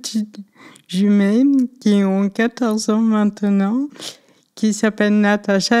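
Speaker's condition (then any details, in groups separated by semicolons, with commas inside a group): Cerebral palsy; affects left side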